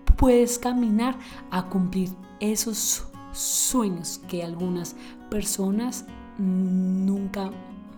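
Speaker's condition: Stuttering; severe stuttering, long-standing, speech therapies with friend's help; stutters while giving public conferences, working to improve; audible stuttering in public speaking, uses smile while stuttering; prolonged sounds

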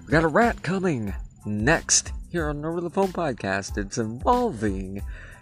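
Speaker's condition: No condition

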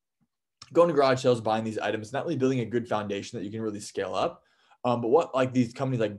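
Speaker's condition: No condition

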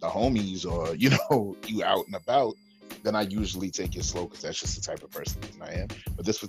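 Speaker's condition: No condition

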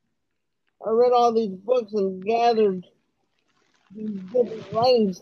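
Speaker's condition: Cerebral palsy; speech too slow to keep pace with thoughts

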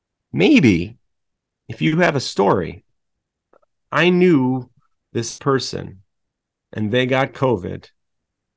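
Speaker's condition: No condition

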